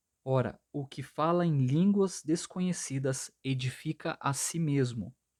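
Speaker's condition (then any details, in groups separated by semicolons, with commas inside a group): No condition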